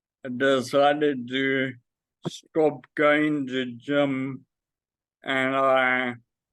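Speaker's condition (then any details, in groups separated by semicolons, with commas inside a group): Friedreich's ataxia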